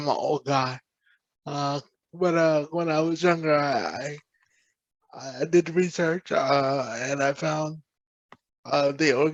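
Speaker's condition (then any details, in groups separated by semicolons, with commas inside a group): Cerebral palsy; present from birth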